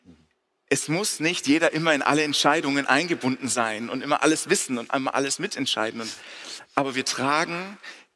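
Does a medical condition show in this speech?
No.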